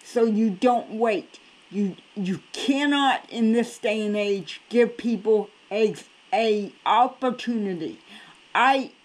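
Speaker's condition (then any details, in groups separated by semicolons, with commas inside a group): Cerebral palsy; cannot walk, crawls to get around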